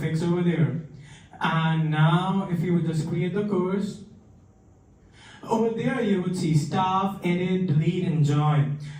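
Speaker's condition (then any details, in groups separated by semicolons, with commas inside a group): No condition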